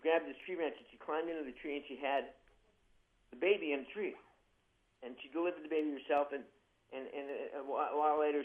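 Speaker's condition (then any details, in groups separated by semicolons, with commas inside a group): Parkinson's disease, young-onset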